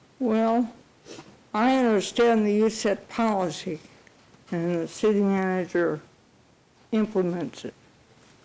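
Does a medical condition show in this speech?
Yes: cerebral palsy; unable to type.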